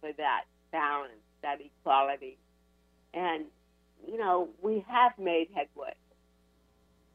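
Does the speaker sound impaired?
Yes: cerebral palsy; from infancy, diagnosed at UCLA, spinal cord surgery C1 to C7, titanium neck limits looking up; ongoing Botox for chronic pain, constant uncontrollable brain signals against spinal hardware.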